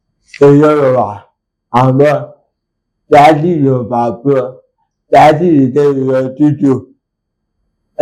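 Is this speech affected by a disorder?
Yes: cerebral palsy; from birth.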